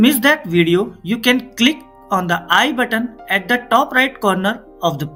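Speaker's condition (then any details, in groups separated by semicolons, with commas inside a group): No condition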